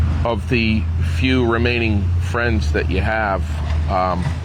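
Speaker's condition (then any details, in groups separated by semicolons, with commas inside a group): No condition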